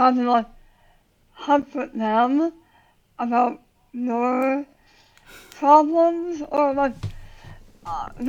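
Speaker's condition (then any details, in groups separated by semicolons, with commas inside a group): Tongue cancer surgery; most of tongue removed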